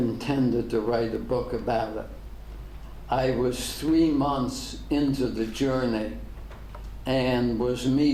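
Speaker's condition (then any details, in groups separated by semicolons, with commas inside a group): ALS; degenerative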